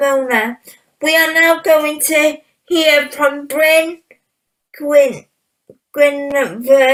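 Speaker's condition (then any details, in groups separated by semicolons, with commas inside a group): Cerebral palsy; electric wheelchair user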